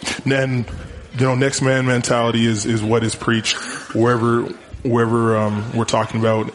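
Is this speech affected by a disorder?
No.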